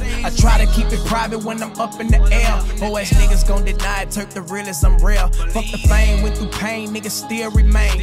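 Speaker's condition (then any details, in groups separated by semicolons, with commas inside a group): No condition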